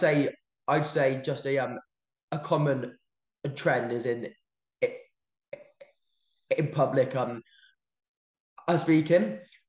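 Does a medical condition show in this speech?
Yes: stammer; better when comfortable with people around, more articulate when recording for social media; here repeated words, blocks.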